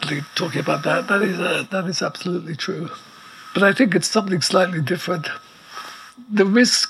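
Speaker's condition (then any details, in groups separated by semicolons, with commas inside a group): ALS; about two years since diagnosis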